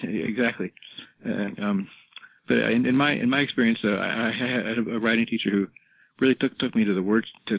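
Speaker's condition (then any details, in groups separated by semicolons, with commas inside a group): Parkinson's disease, rigidity-predominant, no tremor; 11 years into illness, ability to walk almost gone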